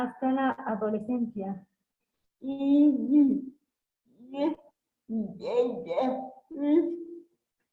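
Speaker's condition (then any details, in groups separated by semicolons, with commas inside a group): Cerebral palsy; since birth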